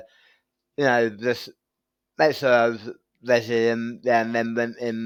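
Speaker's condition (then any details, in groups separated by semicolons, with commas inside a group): Tongue cancer surgery; right-side tongue surgery, several operations, chemoradiation afterward; recovering from major surgery and chemoradiation; temporary tracheostomy for breathing with post-surgical swelling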